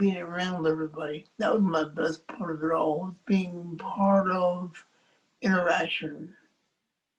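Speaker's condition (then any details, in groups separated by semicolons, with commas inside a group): Cerebral palsy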